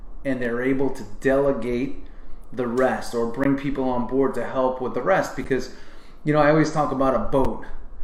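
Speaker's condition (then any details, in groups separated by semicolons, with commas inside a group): No condition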